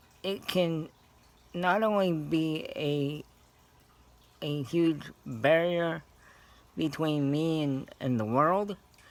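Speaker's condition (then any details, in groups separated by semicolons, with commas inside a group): Cerebral palsy; scoliosis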